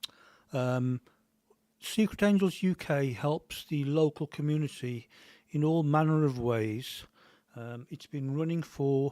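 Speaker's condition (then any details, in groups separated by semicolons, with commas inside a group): No condition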